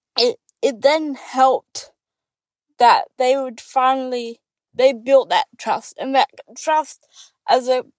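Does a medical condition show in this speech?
Yes: cerebral palsy; diagnosed with cerebral palsy after birth in New Zealand, complex medical needs from childhood.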